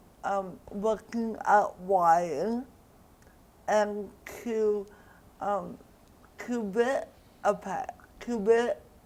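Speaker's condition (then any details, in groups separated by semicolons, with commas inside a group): Cerebral palsy; diagnosed around age one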